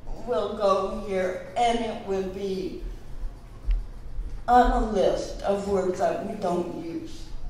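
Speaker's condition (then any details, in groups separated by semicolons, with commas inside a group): Cerebral palsy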